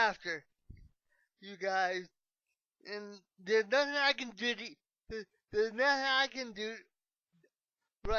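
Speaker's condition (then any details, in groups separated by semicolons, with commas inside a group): Cerebral palsy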